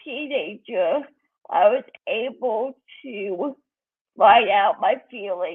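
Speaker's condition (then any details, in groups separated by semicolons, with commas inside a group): Cerebral palsy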